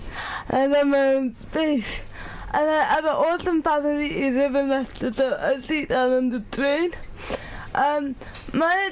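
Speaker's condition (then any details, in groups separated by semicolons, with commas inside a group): Cerebral palsy; cognitive function unaffected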